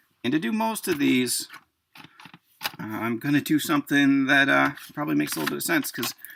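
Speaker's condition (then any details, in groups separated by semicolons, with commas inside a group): No condition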